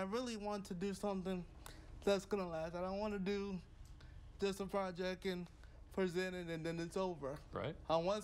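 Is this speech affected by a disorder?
Yes: cerebral palsy.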